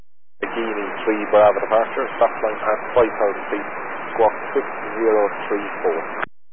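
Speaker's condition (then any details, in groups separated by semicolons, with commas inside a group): No condition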